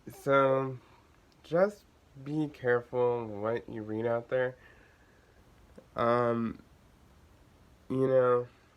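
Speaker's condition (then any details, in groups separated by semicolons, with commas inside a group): Cerebral palsy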